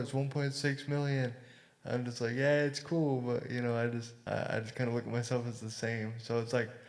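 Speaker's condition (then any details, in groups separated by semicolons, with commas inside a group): Cerebral palsy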